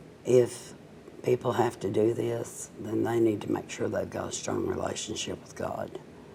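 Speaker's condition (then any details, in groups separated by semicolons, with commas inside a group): Cerebral palsy, mild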